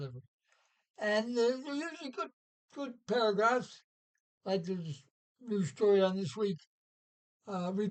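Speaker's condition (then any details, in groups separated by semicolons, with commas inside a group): Parkinson's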